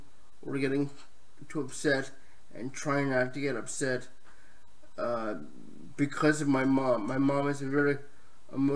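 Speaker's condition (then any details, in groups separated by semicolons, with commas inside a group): Cerebral palsy, spastic diplegia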